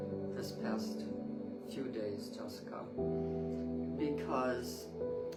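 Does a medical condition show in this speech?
No.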